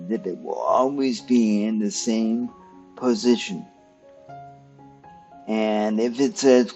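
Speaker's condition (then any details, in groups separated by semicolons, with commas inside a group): Cerebral palsy; stiff muscles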